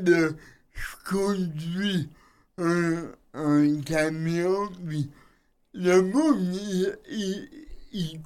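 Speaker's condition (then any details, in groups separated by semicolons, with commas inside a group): Cerebral palsy; from birth, drives a truck, does almost everything in own way; self-described as speaking a bit oddly, host says speech not odd at all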